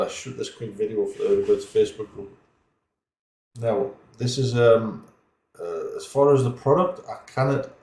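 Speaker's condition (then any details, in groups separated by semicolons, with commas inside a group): No condition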